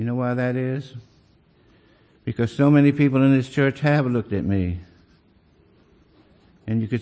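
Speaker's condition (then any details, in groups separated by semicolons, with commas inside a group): Parkinson's disease; Parkinson's disease diagnosed 15 years ago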